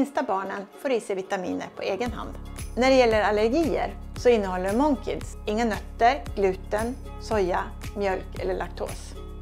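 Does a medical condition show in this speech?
No.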